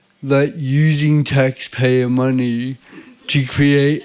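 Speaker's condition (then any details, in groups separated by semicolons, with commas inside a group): Cerebral palsy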